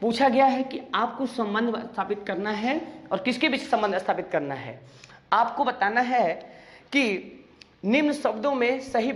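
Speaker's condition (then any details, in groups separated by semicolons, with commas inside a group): No condition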